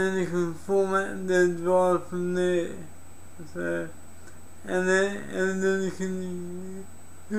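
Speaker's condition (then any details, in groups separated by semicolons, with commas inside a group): Cerebral palsy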